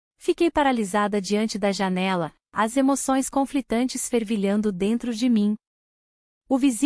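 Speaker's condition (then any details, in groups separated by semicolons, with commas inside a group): No condition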